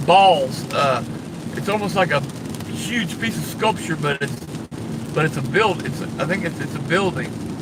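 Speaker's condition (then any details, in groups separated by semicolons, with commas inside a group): No condition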